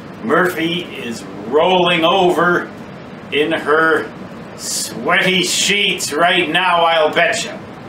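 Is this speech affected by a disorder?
No.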